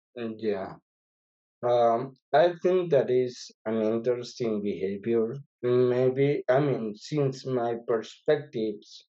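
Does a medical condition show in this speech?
Yes: infantile cerebral palsy; standing.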